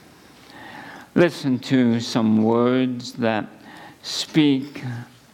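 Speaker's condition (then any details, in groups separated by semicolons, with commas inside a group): ALS; at least a couple of months since diagnosis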